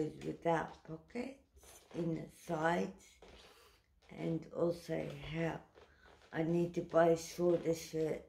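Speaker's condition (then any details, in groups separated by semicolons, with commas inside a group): Cerebral palsy; uses wheelchair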